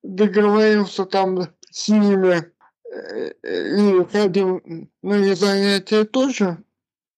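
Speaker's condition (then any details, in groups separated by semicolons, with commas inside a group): Cerebral palsy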